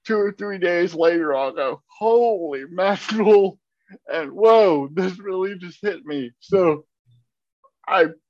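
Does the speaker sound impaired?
Yes: cerebral palsy; uses a wheelchair.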